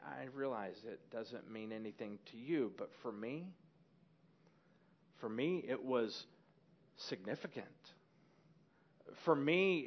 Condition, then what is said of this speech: None; typical speech.